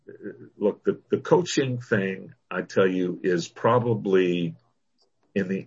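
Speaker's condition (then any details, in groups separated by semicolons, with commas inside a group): No condition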